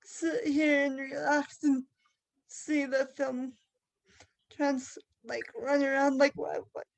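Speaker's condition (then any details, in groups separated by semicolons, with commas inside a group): Cerebral palsy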